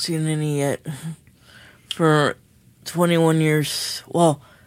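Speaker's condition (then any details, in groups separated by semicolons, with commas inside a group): Cerebral palsy; motorized wheelchair user, needs Hoyer lift to get out of bed, 24/7 caregivers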